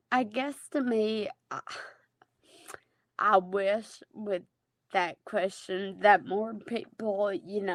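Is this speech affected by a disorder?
Yes: Friedreich's ataxia.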